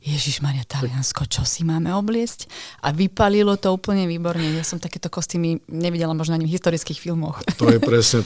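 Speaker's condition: No condition

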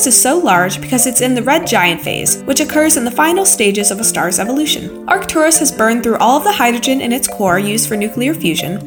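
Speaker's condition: No condition

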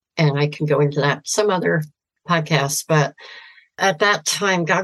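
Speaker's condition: Severe cleft palate, cleft lip and palate; missing nose

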